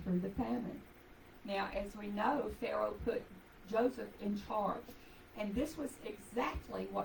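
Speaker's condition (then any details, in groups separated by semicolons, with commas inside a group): No condition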